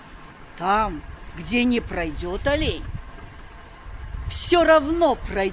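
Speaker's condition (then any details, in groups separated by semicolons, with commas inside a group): No condition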